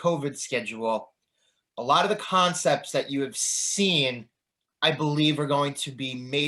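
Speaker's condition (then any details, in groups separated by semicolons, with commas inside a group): No condition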